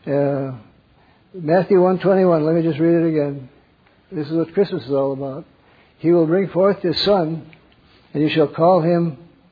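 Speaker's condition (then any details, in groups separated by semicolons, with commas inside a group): Parkinson's; wakes up around 3 am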